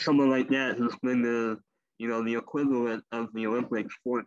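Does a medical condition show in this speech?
Yes: cleft lip and palate; couple dozen operations in first months.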